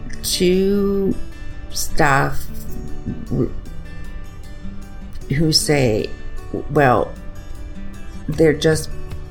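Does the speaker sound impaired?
Yes: aphasia; acquired after stroke, affects speech and writing, no cognitive deficits, intellect intact; receiving nursing care; words glitch, cannot get thoughts out in voice or writing, listeners anticipate next word.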